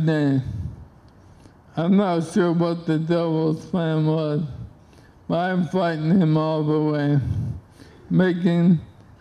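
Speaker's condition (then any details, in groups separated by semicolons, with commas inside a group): ALS; onset left hand and arm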